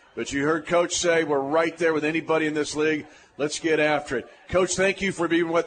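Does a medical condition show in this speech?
No.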